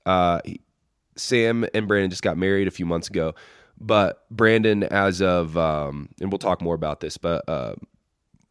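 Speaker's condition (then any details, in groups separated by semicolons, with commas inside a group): No condition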